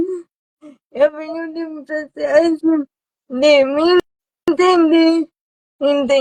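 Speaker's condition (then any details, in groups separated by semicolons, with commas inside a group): Cerebral palsy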